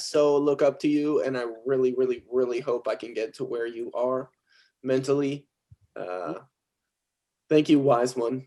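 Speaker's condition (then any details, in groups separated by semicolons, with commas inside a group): No condition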